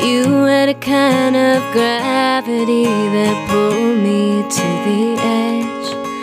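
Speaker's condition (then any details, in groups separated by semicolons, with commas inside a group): No condition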